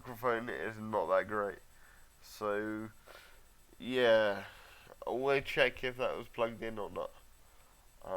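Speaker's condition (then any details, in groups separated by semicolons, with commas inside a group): Cerebral palsy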